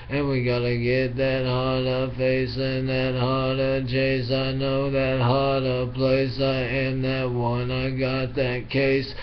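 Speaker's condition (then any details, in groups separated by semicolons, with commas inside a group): Brain injury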